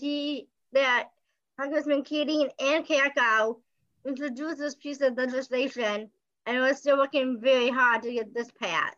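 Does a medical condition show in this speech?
Yes: Down syndrome.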